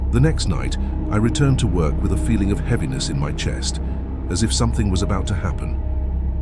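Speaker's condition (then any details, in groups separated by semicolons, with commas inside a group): No condition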